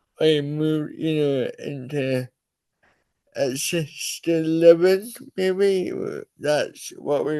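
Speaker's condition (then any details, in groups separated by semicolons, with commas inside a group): Cerebral palsy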